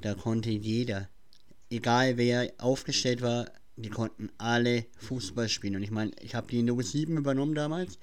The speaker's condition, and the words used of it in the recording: Cleft palate. Ja, ich hatte natürlich auch schon Nachrichten, ey, lass das lieber mal, man kann dich nicht hören, aber ich habe es ignoriert.